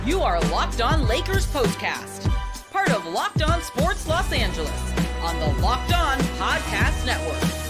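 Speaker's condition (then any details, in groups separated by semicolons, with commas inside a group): No condition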